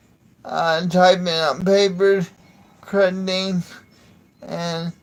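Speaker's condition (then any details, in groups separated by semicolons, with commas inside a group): Cerebral palsy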